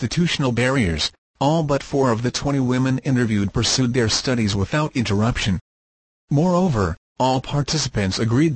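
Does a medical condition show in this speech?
No.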